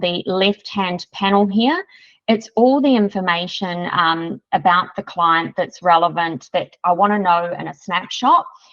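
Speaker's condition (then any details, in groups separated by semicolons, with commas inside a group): No condition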